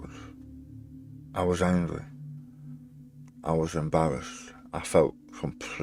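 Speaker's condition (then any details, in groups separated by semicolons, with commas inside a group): Stage 4 tongue cancer; half tongue removed, radiotherapy, stage 4 at diagnosis; surgery and radiotherapy finished, recovering; numb tongue, weak swallow, coughs food up, singing voice unrecognisable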